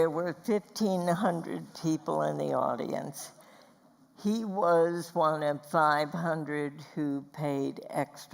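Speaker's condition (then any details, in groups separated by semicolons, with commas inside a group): Spasmodic dysphonia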